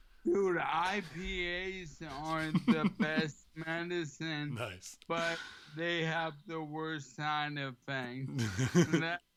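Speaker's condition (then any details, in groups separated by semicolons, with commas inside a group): ALS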